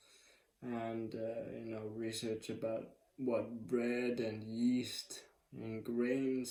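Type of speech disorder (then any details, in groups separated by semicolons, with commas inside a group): Slurred speech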